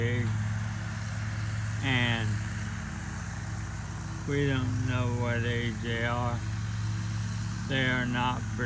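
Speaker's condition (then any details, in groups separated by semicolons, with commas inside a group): ALS; voice noticeably changed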